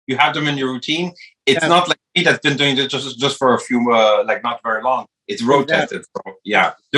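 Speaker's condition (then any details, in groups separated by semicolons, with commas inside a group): No condition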